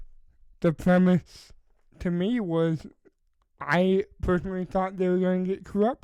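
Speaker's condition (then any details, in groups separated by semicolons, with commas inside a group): Cerebral palsy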